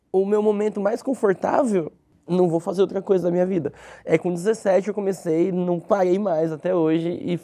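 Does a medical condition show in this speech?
Yes: cleft lip; congenital cleft lip.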